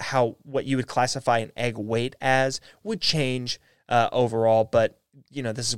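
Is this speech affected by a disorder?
No.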